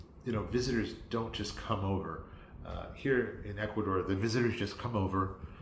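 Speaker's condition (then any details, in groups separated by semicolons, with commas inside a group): No condition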